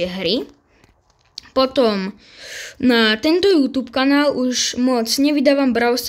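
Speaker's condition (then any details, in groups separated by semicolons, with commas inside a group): No condition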